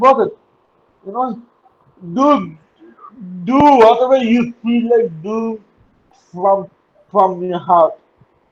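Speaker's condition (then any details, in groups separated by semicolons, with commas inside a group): Cerebral palsy; uses wheelchair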